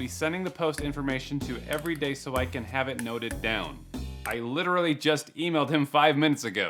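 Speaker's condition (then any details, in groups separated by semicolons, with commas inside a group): No condition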